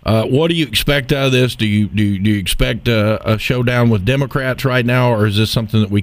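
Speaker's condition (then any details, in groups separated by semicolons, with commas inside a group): No condition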